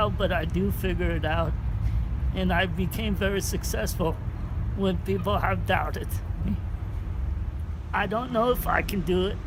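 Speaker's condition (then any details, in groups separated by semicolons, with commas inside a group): Cerebral palsy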